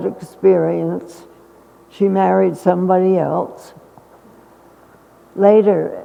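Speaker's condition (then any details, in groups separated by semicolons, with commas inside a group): Essential tremor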